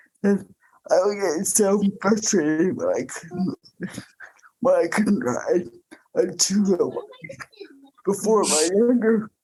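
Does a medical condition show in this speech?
Yes: cerebral palsy.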